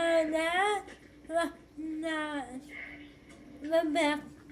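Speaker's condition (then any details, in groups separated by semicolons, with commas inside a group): Cerebral palsy; uses one hand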